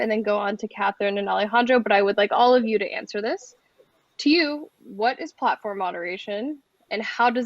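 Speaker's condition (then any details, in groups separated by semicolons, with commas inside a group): No condition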